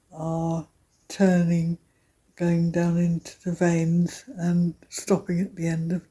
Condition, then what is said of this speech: Aphasia. You suddenly stop what you want to say, either because the words have gone or a particular word has gone, hence the scissors.